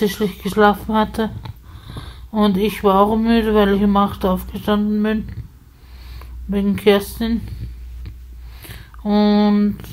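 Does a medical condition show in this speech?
Yes: spasticity from birth; multiple sclerosis.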